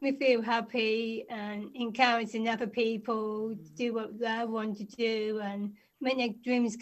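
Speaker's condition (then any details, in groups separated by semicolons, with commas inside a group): Down syndrome; speech developed well, helped by childhood voice work and speech work combined with movement in drama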